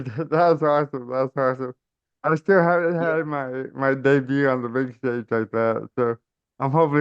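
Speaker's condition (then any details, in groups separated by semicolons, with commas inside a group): Cerebral palsy; caused by stroke at birth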